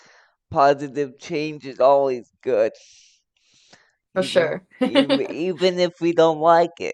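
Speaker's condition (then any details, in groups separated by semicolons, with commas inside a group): Cerebral palsy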